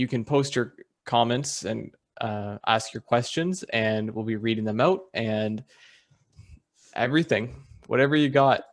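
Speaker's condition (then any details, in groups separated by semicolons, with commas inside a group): No condition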